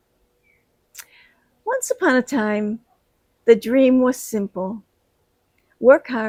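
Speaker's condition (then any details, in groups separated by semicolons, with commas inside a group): No condition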